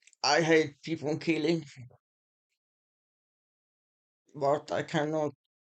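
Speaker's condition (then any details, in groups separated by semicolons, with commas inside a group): Muscular Parkinson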